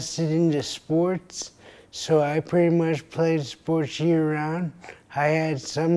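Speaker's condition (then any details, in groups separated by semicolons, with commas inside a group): Traumatic brain injury; caused by pedestrian vehicle accident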